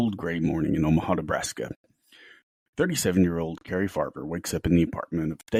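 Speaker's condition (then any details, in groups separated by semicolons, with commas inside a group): No condition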